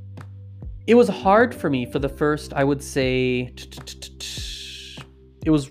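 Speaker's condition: No condition

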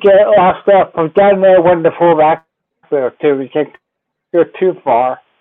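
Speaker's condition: Cerebellar ataxia; gets around with walker

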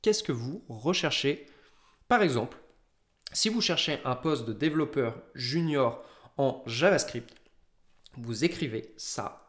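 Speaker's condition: No condition

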